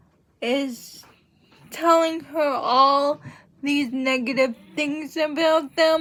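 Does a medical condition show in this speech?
Yes: cerebral palsy; uses wheelchair.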